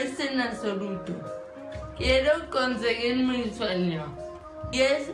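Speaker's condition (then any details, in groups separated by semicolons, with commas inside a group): Cerebral palsy from birth; present from birth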